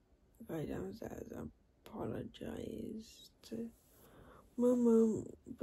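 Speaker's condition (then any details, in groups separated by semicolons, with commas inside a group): Cerebral palsy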